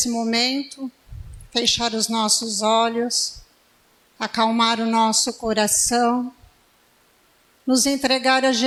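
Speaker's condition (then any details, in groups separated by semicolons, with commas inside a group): No condition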